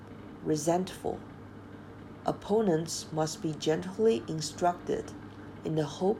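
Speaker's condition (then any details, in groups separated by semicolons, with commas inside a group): No condition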